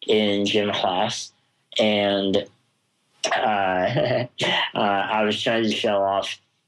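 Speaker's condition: Spinal muscular atrophy; congenital, progressive muscle wasting, legs, arms, jaw, tongue, never crawled, sat or walked unassisted, wheelchair since about two; wheelchair user, cannot move self, can be moved by others; jaw and tongue weakness affects talking, sounds mumbly, at times difficult to understand

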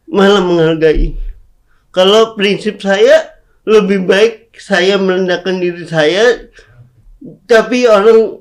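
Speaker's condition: Cerebral palsy; speaking is difficult

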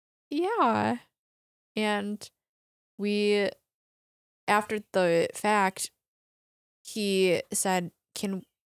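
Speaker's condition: Aphasia after stroke; stroke at age 14, past intensive speech and language therapy in Milwaukee; word-finding difficulty, knows word but cannot say it, describes objects vaguely, listeners need patience

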